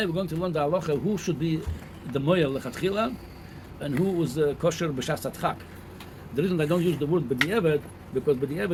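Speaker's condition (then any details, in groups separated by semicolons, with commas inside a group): No condition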